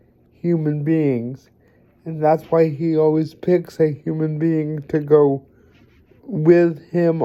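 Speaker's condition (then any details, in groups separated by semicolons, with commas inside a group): Cerebral palsy; reliable voice, uses voice control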